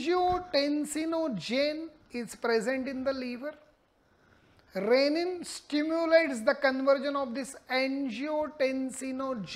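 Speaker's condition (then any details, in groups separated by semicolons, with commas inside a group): No condition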